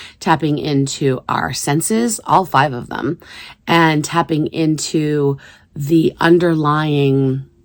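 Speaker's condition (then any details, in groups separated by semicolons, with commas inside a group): No condition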